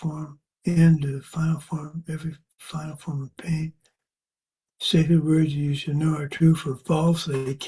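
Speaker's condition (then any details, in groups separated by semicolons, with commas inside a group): Parkinson's; age 73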